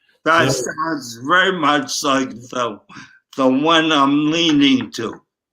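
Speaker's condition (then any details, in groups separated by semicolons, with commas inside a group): Traumatic brain injury, ataxic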